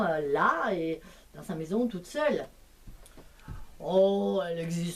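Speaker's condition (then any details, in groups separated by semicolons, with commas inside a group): No condition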